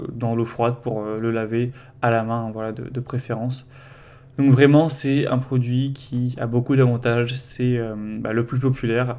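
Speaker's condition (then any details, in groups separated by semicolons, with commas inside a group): No condition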